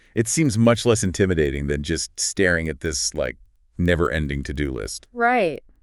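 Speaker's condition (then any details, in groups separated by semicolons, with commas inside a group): No condition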